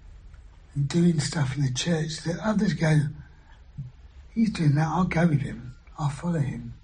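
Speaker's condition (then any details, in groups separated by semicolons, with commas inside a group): Throat cancer surgery, vocal injections; cancerous neck tumour, operations at Guy's, radiotherapy, one vocal cord half paralysed, deaf one ear, BAHA hearing aid; whispered after surgery, two or three words per breath, injections now allow full sentences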